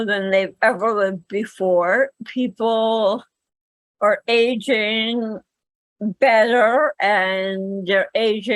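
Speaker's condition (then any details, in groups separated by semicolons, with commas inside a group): Cerebral palsy; speaks better than types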